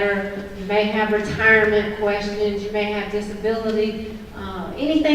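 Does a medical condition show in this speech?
No.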